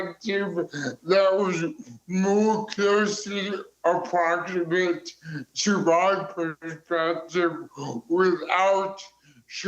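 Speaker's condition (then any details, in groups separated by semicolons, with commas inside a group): Cerebral palsy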